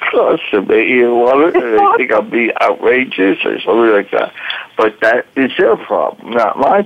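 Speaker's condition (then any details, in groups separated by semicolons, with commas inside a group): Voice box damage from tracheostomy; about 35 years since injury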